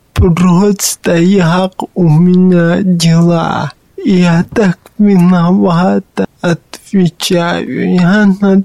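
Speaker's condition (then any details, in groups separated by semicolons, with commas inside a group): Cerebral palsy; speech defect noticeable to others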